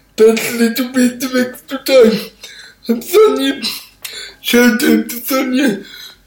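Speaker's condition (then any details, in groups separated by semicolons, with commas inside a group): Cerebral palsy; speech impairment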